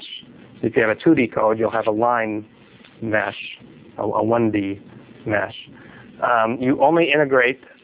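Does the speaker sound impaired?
No.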